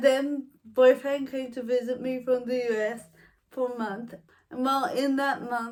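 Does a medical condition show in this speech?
Yes: cerebral palsy; affects walking and speech, dribbling, falls; mild, lives independently.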